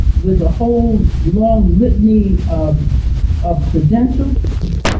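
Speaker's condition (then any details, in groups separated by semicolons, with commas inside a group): No condition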